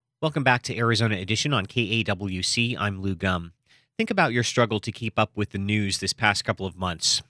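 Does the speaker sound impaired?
No.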